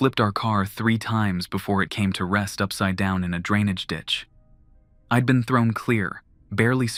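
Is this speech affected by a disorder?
No.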